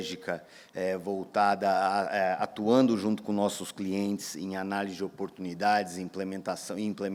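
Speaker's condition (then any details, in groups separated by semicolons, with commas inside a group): No condition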